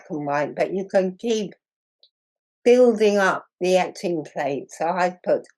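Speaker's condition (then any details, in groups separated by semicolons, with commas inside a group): Muscular dystrophy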